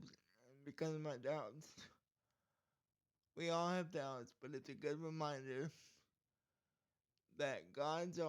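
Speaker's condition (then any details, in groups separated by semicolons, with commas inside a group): Cerebral palsy; speech problem from condition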